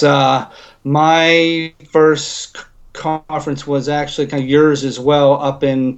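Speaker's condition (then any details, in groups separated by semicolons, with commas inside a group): Stuttering; covert stuttering, hidden for years, struggled with speech since early years; stuttered badly when nervous or anxious, sometimes only mild, avoided speaking roles, chose behind-camera work; prolonged sounds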